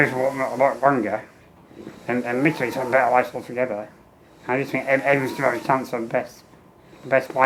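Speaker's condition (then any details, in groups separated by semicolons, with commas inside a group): Muscular dystrophy; muscle wasting weakening lungs, wheelchair user, tracheostomy; ventilator via tracheostomy for 15 years, low lung capacity; speech in spurts between ventilator breaths, tracheostomy made speaking harder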